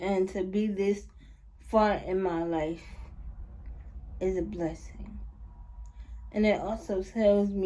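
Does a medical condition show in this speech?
Yes: cerebral palsy.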